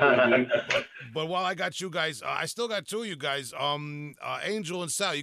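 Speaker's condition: No condition

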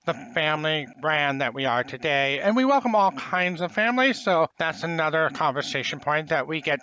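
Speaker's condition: Profound hearing loss; congenital profound hearing loss

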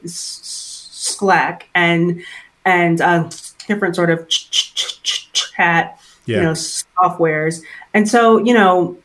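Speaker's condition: Stuttering; stuttering since around age 3 or 4; still stutters at times, apprehension about speaking fluently; stutters sometimes, at times avoids speaking situations, anxiety about fluent understandable speech; repeated sounds, prolonged sounds

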